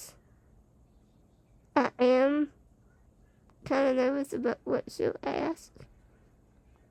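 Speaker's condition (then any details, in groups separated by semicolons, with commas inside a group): Spinal muscular atrophy type 2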